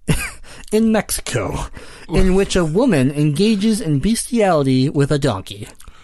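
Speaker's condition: Cleft palate; congenital

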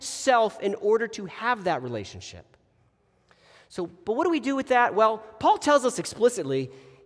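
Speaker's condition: No condition

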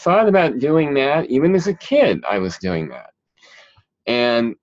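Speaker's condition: Cleft palate; present since childhood

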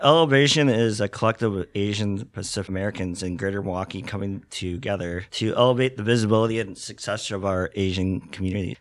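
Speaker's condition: Cleft lip and palate; congenital

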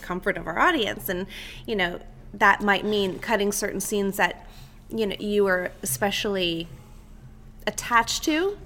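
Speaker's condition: No condition

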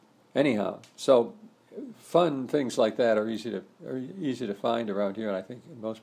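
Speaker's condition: Parkinson's disease; regular yoga practice

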